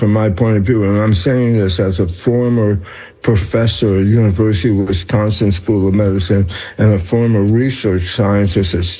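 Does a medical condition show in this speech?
Yes: tongue cancer; seen by ear nose throat doctor, throat scan malignant, later scan benign tumor; slurred speech; slurred speech attributed to tongue cancer.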